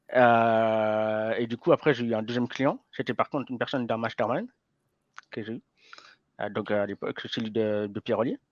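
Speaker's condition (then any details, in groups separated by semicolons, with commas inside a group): Hearing impairment from birth; congenital hearing loss, lip reading since birth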